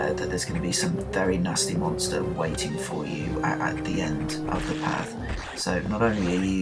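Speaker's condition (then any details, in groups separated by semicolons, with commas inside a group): No condition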